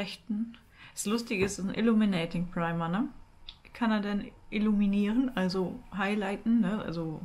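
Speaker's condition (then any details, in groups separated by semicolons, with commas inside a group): No condition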